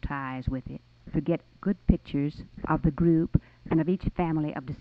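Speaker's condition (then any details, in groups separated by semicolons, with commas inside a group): No condition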